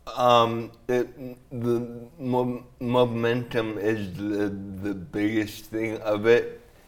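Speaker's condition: Traumatic brain injury; diffuse axonal brain shearing from snowboard crash into tree, cerebellum damaged, month-and-a-half coma, walks with walker; ongoing physical therapy, planning occupational therapy, past return to work program; slurred speech, thinking sharp, relearned talking and swallowing after coma

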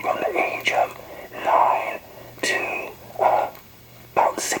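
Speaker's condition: Young onset Parkinson's; right arm not swinging

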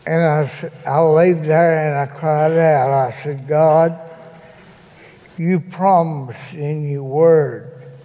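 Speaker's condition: Cerebral palsy; can no longer walk

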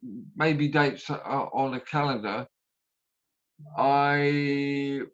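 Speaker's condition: Aphasia after stroke; six months rehab in Northampton

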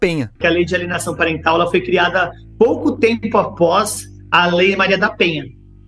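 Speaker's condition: No condition

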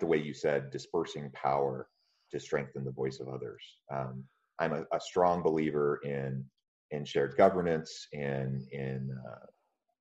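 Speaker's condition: No condition

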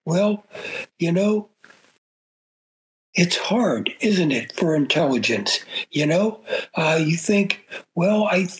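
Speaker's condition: Aphasia after stroke; says talking will be okay for the interview

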